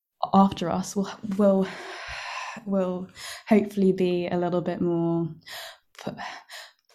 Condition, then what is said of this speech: Stuttering. Every time because I have a stammer and it's variable, it's changeable.